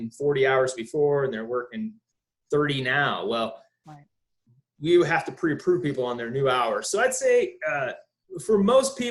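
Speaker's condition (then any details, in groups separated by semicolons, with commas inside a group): No condition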